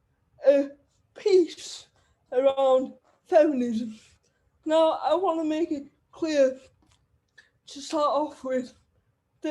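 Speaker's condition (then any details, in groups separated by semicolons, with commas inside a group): Cerebral palsy; wheelchair user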